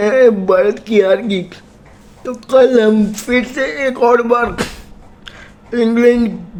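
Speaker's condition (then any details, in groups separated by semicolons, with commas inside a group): Cerebral palsy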